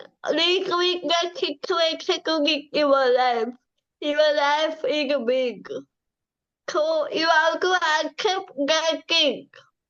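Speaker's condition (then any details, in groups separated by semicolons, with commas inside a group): Cerebral palsy; from birth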